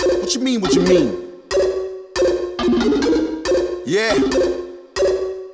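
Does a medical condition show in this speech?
No.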